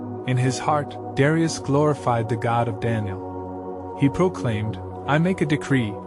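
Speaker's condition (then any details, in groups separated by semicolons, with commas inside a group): No condition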